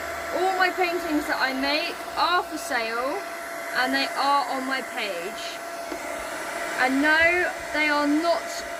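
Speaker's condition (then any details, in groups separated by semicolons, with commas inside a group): No condition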